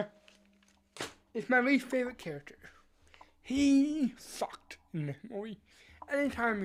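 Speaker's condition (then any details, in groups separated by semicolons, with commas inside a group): Cerebral palsy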